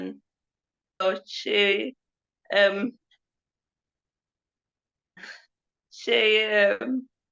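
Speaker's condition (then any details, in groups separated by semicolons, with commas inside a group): Cerebral palsy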